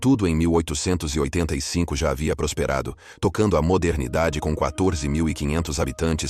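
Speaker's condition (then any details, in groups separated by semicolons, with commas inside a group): No condition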